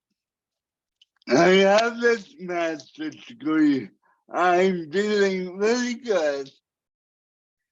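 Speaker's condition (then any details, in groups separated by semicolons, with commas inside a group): Cerebral palsy; talks despite predictions he might never talk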